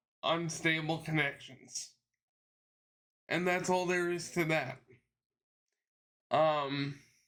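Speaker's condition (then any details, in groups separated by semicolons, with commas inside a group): Cerebral palsy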